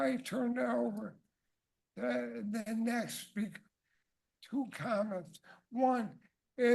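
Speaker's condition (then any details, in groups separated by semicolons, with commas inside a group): ALS; first diagnosed primary lateral sclerosis, changed to ALS later; long symptom duration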